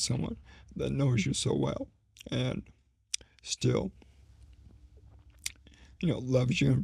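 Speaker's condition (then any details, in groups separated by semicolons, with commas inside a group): ALS; needs voice rest during conversation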